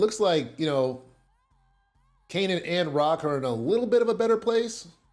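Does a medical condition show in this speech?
No.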